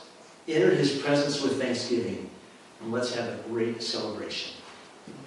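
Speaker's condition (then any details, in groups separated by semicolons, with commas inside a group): No condition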